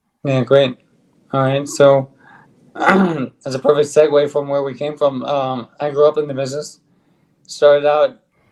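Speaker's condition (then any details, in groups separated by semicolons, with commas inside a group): ALS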